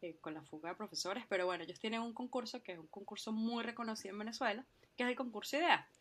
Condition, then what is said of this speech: None; typical speech.